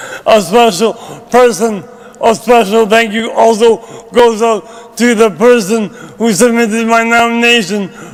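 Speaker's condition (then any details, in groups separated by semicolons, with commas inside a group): Traumatic brain injury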